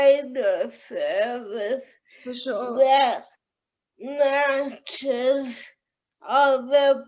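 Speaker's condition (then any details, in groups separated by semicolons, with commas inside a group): Cerebral palsy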